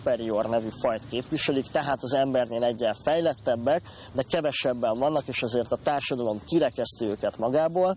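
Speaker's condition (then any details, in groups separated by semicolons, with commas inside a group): Cleft lip and palate; congenital cleft lip with cleft palate, small palatal cleft, 27-30 operations mostly plastic surgery; mouth and voice noticed as odd by other children in childhood, liquids leaked through nose in infancy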